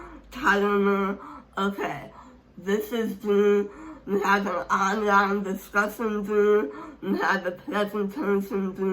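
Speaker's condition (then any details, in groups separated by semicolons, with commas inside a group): Speech impairment; hard to understand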